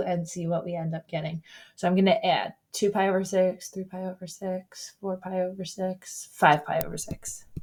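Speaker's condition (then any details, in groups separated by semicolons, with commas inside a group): No condition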